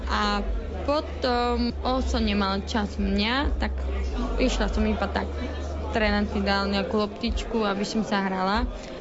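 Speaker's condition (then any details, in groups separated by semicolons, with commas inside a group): Deafness; born hearing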